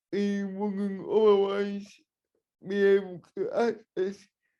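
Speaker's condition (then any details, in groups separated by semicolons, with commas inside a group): Cerebral palsy, spastic and dyskinetic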